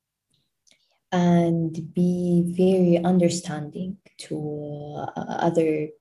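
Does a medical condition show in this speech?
Yes: stuttering; onset in fourth grade, around age 9-10; after speech program combining therapy and group support; gets stuck, blocks, speaks much better now, confident, moves on after getting stuck; here prolonged sounds.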